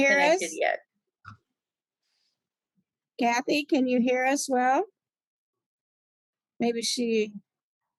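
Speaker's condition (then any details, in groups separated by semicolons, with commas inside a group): No condition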